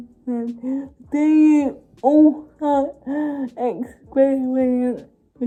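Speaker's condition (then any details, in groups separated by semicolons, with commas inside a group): Cerebral palsy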